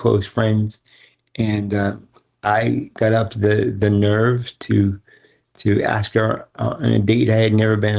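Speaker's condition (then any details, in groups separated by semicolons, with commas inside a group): Cerebral palsy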